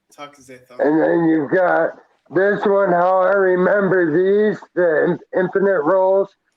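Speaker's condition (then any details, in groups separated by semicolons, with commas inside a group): Traumatic brain injury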